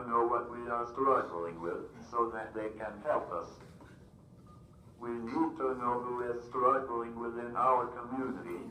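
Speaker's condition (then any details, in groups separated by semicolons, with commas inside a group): Cerebral palsy, athetoid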